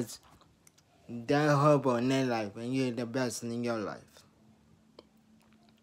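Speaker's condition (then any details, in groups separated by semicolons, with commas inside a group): Traumatic brain injury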